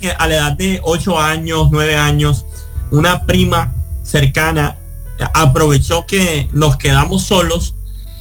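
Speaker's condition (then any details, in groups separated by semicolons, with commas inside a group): Cleft lip and palate; born with no chance of speaking, now speaks, speaks a lot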